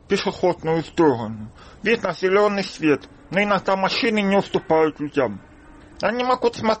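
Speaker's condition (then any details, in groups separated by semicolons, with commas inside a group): Deafness; congenital deafness, kindergarten with hearing children, then school for the deaf, no hearing aid in childhood; hears poorly; speaks little, lip-reads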